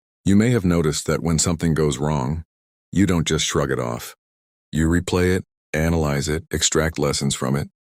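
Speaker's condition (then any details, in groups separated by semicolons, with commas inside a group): No condition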